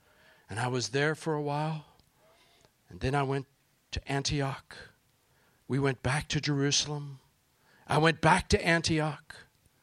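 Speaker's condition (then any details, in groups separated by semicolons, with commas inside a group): No condition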